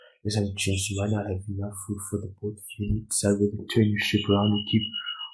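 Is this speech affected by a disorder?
No.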